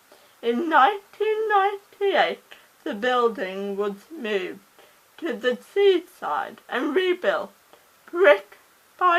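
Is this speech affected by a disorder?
Yes: cerebral palsy; oxygen starvation at birth.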